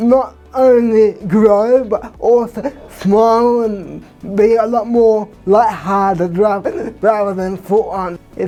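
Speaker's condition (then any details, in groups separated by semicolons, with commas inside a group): Cerebral palsy; from birth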